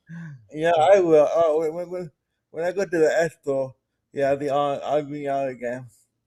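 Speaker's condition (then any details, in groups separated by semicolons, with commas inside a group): Cerebral palsy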